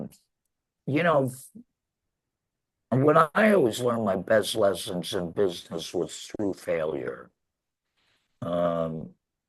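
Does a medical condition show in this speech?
Yes: laryngectomy; 11 years since surgery.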